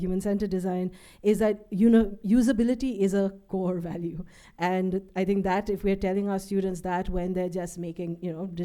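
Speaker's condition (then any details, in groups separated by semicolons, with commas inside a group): No condition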